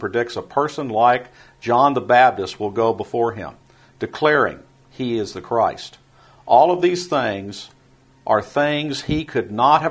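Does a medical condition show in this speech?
No.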